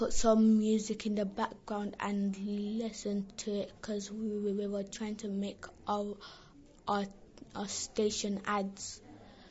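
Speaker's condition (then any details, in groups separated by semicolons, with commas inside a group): Stammering; childhood stammering, attended small stammering therapy group; repeated sounds, repeated words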